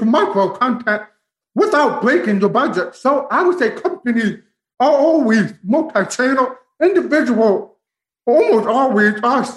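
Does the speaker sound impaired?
Yes: profound deafness, bilateral, from spinal meningitis.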